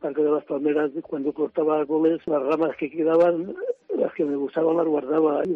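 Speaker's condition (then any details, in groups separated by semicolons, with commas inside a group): Parkinson's disease; Parkinson's disease diagnosed 12 years ago, six months after retiring, now 77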